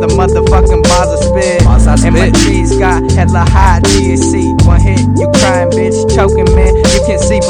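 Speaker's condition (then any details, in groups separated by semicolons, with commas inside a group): No condition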